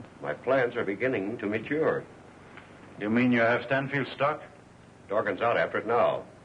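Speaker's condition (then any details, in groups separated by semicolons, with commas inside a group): No condition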